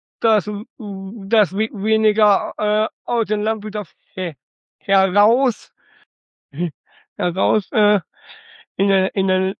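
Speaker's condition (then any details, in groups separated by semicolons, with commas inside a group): Down syndrome (trisomy 21); detected on ultrasound two days before birth, caesarean at St. Vinzenz Krankenhaus Datteln, Frühförderstelle early support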